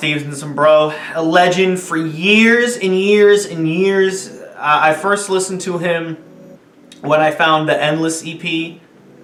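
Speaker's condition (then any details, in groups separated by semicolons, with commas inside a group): No condition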